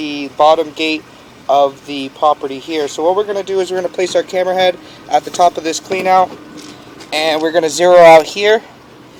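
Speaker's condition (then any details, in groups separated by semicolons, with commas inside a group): No condition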